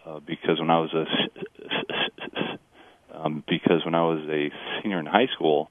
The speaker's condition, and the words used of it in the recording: Stuttering. I used a speech therapy technique that is like this, I'm watching my breathing, I'm phrasing my words.